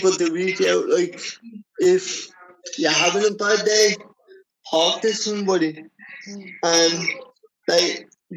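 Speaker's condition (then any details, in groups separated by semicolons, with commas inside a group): Cerebral palsy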